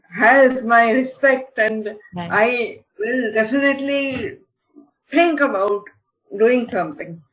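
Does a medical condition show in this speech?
Yes: cerebral palsy; viral cause at age 6, half body paralyzed, spastic left hand; diagnosed in childhood, ongoing therapy since age six; mild speech problem.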